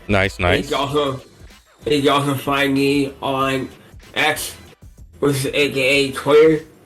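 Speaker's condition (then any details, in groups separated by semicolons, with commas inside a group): Cerebral palsy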